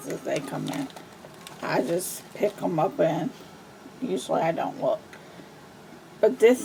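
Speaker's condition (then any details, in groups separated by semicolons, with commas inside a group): Cerebral palsy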